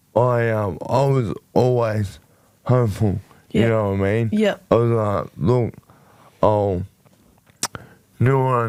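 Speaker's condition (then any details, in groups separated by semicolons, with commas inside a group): Motor neurone disease; shoulder onset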